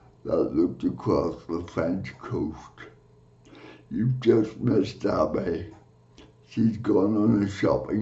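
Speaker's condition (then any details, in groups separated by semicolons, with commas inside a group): Cerebral palsy; from birth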